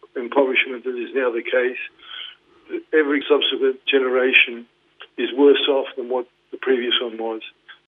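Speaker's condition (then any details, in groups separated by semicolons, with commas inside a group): Parkinson's; diagnosed 2019, led to retirement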